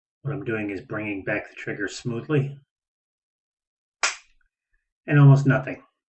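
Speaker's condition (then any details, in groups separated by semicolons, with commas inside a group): No condition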